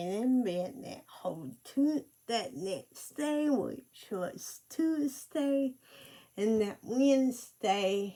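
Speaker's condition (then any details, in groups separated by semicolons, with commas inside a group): Cerebral palsy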